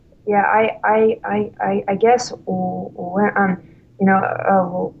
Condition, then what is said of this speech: Stuttering. I could be open as far as just letting my stuttering rip and having it out there, but it's another thing to just be like in holding the reins and saying, okay, yes, I can't hide my stuttering, but I'm showing that I'm using it to my, you know, just I'm being open, but I'm in control.